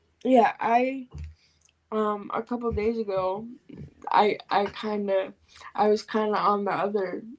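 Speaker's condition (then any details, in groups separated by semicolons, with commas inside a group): Cerebral palsy; from birth, wheelchair user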